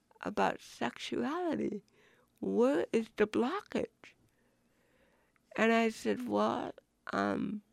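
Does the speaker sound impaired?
Yes: cerebral palsy; spinal cord surgery C1 to C7, relearned walking, titanium neck, hearing impaired, affects movement and walking; affects way of talking, intentionally speaks as well as possible, grammatically correct.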